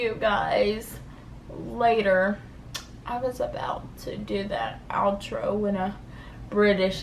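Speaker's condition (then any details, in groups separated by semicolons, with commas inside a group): Cerebral palsy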